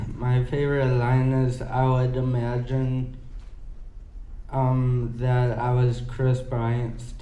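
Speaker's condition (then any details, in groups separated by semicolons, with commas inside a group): Cerebral palsy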